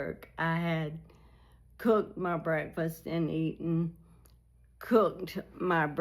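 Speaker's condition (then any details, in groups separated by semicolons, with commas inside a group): ALS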